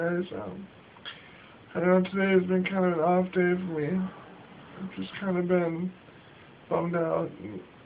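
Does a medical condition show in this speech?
Yes: cerebral palsy.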